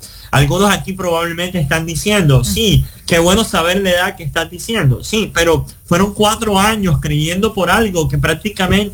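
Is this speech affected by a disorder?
Yes: cleft lip and palate; congenital complete cleft palate with cleft lip, no palatal bone, nasal passages joined, seven surgeries; nasal passage still open after seven surgeries; born with no possibility of speaking, now speaks a lot.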